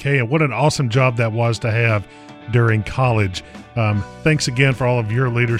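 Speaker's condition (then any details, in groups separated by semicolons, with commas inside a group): No condition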